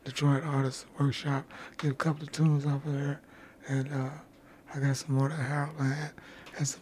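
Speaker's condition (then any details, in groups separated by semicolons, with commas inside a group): Dysphonia; voice gets quieter the more spoken, voice drops off, hard to hear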